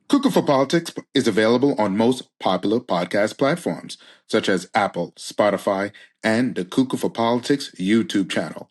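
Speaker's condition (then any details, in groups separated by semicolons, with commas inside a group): No condition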